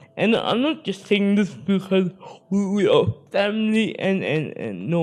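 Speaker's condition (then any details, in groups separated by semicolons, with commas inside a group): Spastic cerebral palsy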